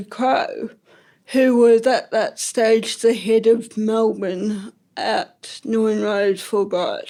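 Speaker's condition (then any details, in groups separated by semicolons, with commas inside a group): Ataxic cerebral palsy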